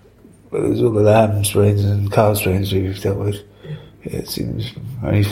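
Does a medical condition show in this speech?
Yes: Parkinson's; Parkinson's diagnosed early 2000s, about 5 years after restaurant opened, pioneering surgery, two brain wires, implanted battery; Parkinson's affects speech, rare audio interview.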